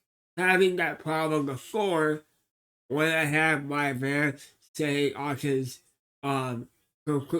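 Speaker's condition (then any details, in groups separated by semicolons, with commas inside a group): Cerebral palsy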